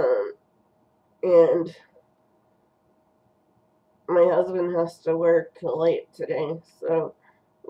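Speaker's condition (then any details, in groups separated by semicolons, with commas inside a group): Cerebral palsy; first word not said quite right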